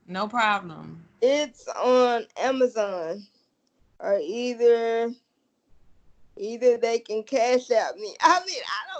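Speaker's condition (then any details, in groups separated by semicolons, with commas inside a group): Cerebral palsy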